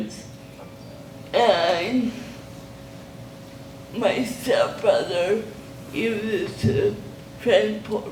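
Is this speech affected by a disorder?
Yes: cerebral palsy; very involved case.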